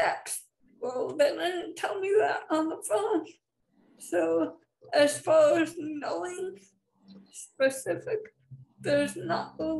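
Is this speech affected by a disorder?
Yes: spastic cerebral palsy.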